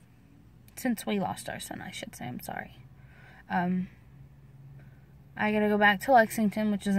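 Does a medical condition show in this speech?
No.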